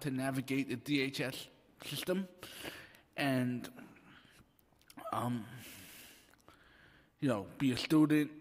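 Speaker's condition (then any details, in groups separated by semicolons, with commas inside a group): Cerebral palsy; very mild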